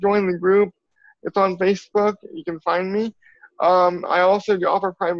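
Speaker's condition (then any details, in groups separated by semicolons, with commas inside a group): Cerebral palsy; from birth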